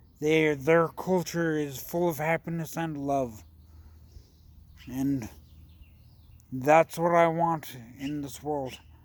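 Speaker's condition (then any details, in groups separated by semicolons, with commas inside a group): Traumatic brain injury; right-side head impact, left side spastic and uncoordinated, right milder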